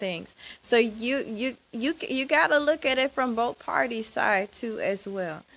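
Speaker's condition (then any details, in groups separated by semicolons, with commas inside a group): No condition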